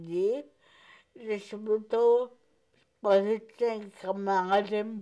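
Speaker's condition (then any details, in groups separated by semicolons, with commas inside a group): Cerebral palsy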